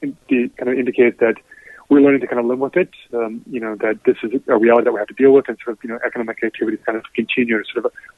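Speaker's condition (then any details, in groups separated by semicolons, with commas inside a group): No condition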